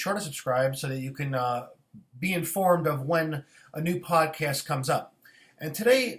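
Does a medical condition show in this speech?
No.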